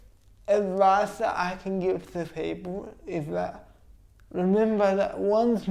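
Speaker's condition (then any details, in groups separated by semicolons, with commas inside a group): Cerebral palsy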